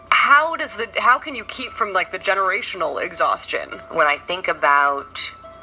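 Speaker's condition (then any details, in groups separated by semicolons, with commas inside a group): No condition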